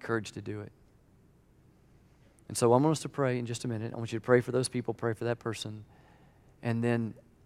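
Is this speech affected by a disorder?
No.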